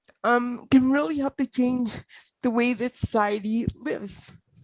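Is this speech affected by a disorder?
Yes: cerebral palsy; mainly fine motor and speech.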